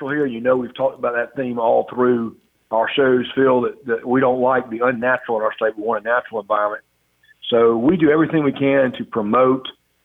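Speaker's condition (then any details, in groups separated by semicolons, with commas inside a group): No condition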